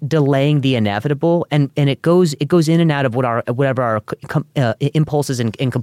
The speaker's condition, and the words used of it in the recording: Stuttering. Yeah, I mean, I try to, now I go on stage and it's very minimal.